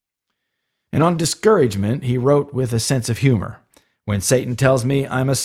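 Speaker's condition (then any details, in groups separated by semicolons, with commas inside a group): No condition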